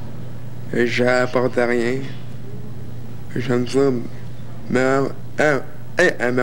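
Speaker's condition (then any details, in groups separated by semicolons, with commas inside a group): Cerebral palsy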